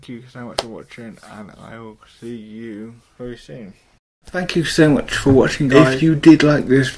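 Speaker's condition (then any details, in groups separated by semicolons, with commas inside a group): Cerebral palsy; mild, affects muscles and speech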